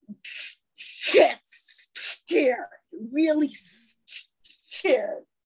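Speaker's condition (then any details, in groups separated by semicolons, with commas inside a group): Stuttering; prolonged sounds, blocks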